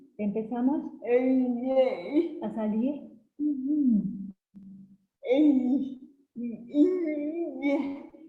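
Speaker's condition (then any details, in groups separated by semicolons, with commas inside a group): Cerebral palsy; since birth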